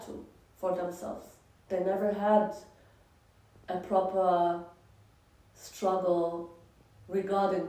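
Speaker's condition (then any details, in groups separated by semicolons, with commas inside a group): No condition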